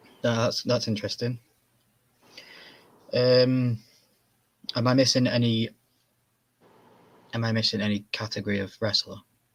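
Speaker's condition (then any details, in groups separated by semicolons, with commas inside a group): No condition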